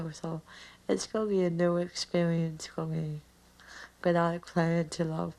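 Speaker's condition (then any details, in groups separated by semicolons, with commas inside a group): Cerebral palsy; mild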